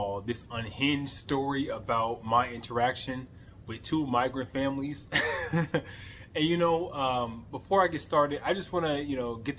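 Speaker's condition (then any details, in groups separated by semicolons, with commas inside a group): No condition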